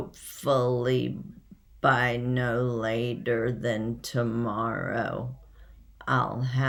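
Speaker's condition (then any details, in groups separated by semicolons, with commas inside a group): Essential tremor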